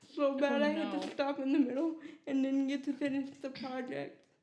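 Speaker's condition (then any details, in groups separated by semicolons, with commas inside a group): Cerebral palsy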